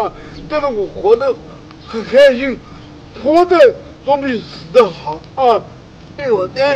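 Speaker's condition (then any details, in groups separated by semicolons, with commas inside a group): Cerebral palsy; unsteady walking, uncontrolled limb movements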